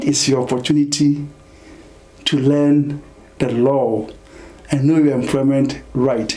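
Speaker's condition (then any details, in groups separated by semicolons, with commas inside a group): No condition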